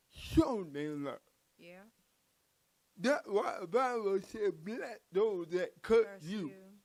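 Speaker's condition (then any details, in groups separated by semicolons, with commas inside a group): Cerebral palsy; from birth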